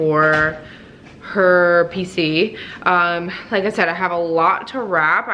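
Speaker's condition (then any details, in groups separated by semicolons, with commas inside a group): No condition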